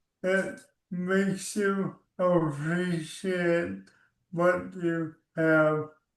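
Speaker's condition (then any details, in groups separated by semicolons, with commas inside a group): ALS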